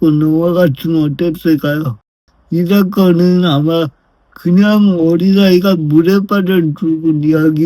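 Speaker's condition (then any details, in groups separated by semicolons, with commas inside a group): Brain lesion disability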